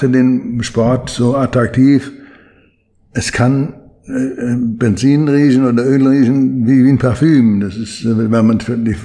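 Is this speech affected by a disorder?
Yes: Parkinson's disease; Parkinson's disease diagnosed about 20 years ago, slowed movements, limits daily routine, needs much training; well controlled on medication overseen by neurologist.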